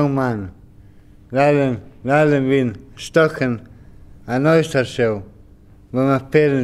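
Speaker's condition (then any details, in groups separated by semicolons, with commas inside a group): Brain injury; spasticity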